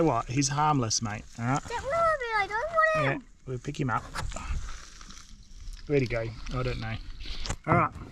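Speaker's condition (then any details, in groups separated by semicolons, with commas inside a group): No condition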